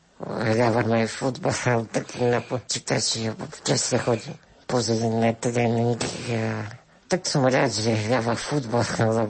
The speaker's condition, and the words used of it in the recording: Spinal muscular atrophy. Nemohli by ste hýbať končatinami, dýchať a hovoriť by vám umožňoval prístroj a bez pomoci druhého človeka by ste v podstate nemohli existovať.